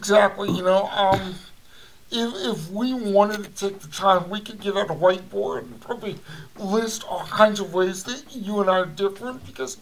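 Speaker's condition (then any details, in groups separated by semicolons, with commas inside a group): Cerebral palsy; voice audibly affected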